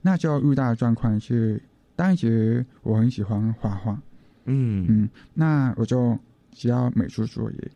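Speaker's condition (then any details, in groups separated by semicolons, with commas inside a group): Hearing impairment; wears hearing aids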